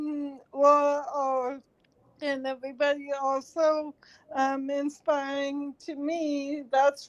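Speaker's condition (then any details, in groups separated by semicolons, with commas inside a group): Cerebral palsy; since birth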